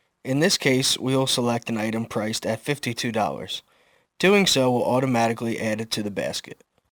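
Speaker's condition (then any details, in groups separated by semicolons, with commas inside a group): No condition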